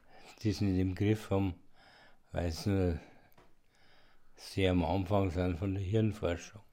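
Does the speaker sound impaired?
Yes: Parkinson's disease, rigor-dominant; muscle rigor not tremor, onset mid-1990s, diagnosed at 50 by Munich specialist, 2009 deep brain stimulation; many years after diagnosis, tablets every four hours, sudden rigor, dose reduced after brain pacemaker; speaks normally but slower, earlier could not hold tone or voice, saw speech therapist.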